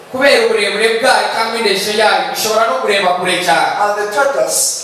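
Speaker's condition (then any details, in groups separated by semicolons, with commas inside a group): No condition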